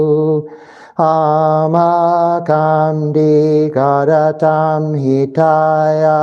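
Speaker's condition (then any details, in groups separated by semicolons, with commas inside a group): No condition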